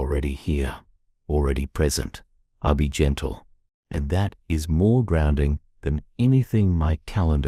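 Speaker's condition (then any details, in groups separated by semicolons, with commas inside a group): No condition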